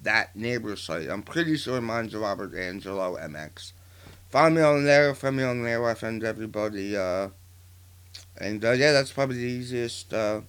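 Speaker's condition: Partial glossectomy for tongue cancer, partial, 40% of right tongue

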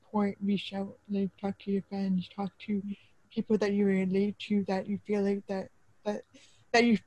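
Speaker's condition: Deaf / hard of hearing, congenital; hard of hearing or deaf since birth

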